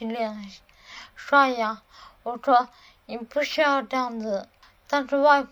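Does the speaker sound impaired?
Yes: cerebellar atrophy, hereditary; cannot hold pen, cannot manage stairs or go out alone since COVID, falls.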